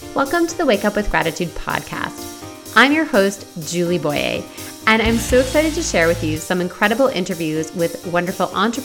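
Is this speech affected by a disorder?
No.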